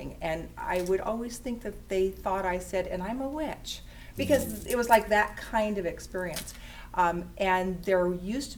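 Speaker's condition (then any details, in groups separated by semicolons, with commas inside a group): No condition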